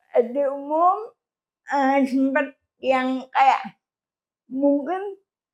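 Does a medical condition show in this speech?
Yes: cerebral palsy.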